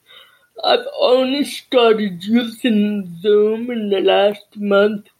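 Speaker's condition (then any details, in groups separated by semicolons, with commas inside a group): Deafness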